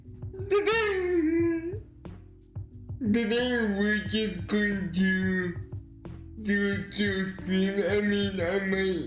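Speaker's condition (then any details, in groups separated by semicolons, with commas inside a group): Cerebral palsy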